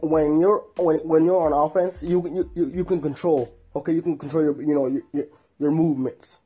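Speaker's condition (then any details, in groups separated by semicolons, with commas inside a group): Stuttering; repeated sounds, repeated words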